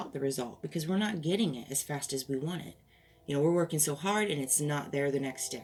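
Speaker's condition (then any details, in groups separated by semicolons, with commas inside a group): No condition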